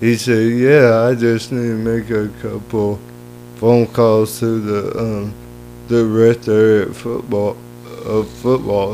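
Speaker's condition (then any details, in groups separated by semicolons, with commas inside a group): Cerebral palsy; lifelong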